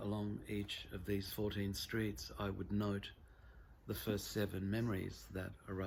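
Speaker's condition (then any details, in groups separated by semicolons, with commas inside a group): No condition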